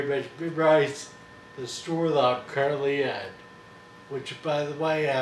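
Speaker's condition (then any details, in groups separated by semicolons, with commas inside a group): Friedreich's ataxia; slightly slurred voice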